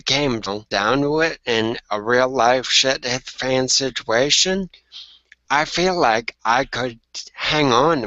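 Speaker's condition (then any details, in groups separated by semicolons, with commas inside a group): Traumatic brain injury; no maintenance medication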